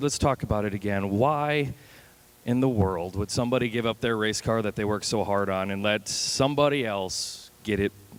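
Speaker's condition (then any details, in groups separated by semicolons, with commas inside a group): No condition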